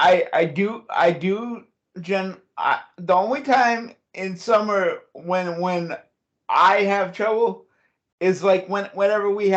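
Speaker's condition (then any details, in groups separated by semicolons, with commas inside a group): Cerebral palsy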